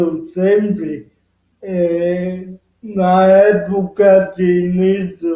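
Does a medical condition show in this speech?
Yes: cerebral palsy; present from birth.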